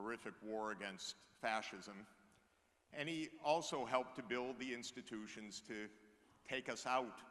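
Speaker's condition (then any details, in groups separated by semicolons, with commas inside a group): No condition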